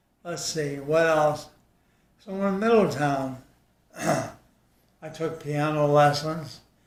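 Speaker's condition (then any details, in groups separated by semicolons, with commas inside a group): ALS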